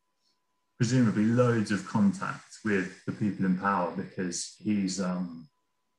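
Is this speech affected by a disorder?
No.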